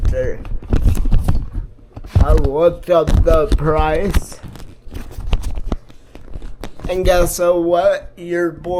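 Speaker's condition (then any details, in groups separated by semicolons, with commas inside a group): Multiple sclerosis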